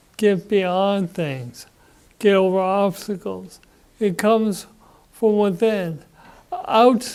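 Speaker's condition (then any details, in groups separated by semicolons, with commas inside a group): Parkinson's disease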